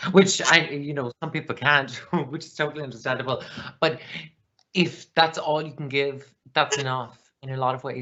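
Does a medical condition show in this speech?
No.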